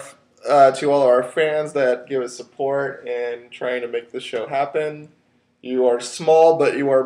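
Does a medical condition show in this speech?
No.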